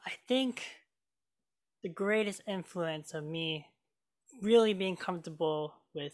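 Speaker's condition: Cleft lip and palate; made eating, talking and singing hard growing up

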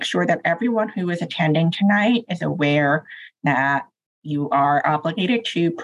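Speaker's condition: Deafness; deaf and oral, uses cochlear implants to hear; using remote CART captioning during this session; uses spoken Language, also uses American Sign Language

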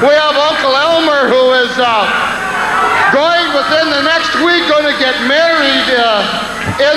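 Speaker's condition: No condition

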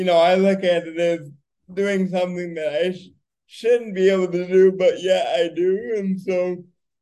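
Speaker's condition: Cerebral palsy; wheelchair user

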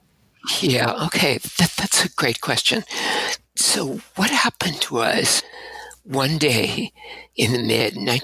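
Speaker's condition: Abductor spasmodic dysphonia; significant vocal tremor since

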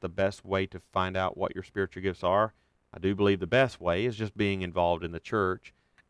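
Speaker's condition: No condition

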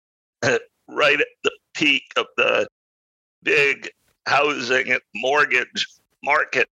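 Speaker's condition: Spasmodic dysphonia; rare neurological voice disorder, adult onset, came on quickly, no known cause or cure; voice choppy and broken, felt like seatbelt tightening around neck, talked less to protect voice

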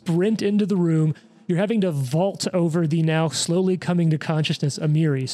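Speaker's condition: No condition

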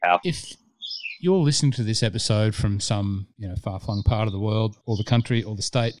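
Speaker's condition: No condition

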